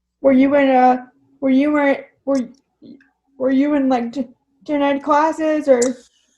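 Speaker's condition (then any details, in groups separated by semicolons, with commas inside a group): Cerebral palsy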